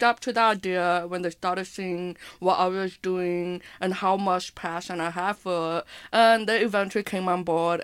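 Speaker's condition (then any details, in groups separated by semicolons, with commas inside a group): Hearing impairment with speech impairment; attended deaf camp in childhood; does not sound like others, speech and hearing impairments sometimes affect talking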